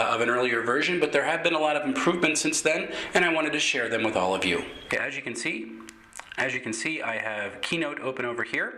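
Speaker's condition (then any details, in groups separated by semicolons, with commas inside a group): No condition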